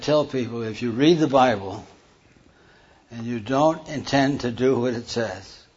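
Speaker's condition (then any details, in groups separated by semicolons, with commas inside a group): Parkinson's; tremor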